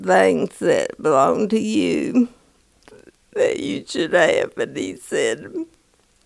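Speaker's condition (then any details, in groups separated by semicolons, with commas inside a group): Parkinson's disease; onset early 50s, first full-body tremor with fall, Requip for years, symptom-free, dose increased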